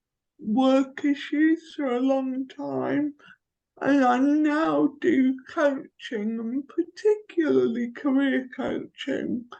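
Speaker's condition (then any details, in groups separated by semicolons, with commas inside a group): Cerebral palsy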